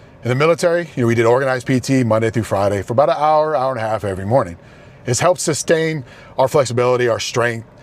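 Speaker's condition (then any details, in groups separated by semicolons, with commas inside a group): No condition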